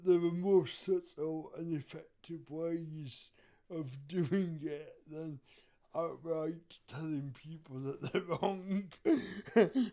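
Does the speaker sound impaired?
Yes: cerebral palsy; wheelchair user.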